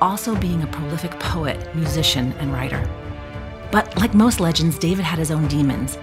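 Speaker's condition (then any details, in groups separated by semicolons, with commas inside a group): No condition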